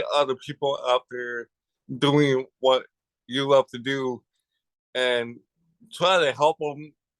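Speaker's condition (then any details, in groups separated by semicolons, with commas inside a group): Cerebral palsy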